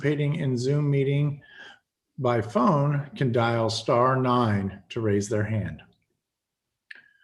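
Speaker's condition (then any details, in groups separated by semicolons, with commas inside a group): No condition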